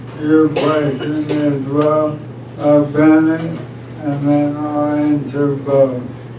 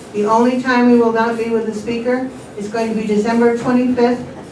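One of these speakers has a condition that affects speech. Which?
The first: ALS.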